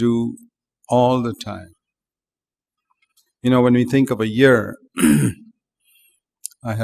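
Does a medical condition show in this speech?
No.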